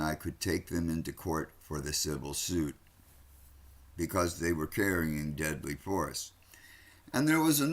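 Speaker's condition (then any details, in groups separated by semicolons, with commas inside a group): No condition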